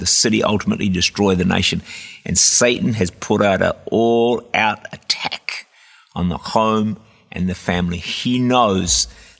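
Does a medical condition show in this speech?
No.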